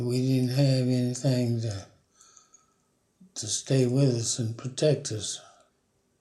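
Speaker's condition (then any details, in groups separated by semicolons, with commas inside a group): Parkinson's disease; fallen 19 times in yard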